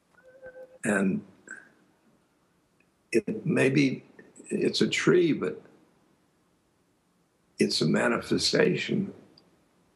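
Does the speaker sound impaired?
Yes: aphasia; aphasia after stroke; speech still stops at times; and things like that.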